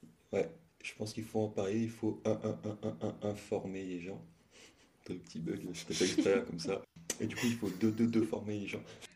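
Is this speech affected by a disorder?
Yes: stuttering; stuttering as long as remembered, onset and cause unknown; small handicap, sometimes prevents expressing thoughts, substitutes unsayable words, tic mistaken for stroke, speaking takes long; here repeated sounds, repeated words.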